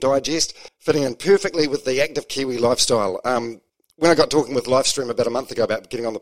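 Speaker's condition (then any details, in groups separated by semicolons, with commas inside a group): No condition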